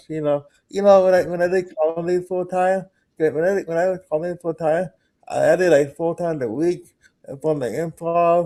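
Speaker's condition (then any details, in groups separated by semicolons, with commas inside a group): Cerebral palsy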